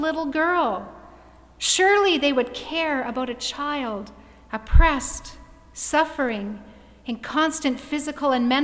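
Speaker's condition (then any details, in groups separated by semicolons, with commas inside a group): No condition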